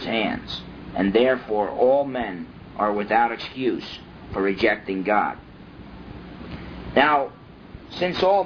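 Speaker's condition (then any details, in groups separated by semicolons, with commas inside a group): No condition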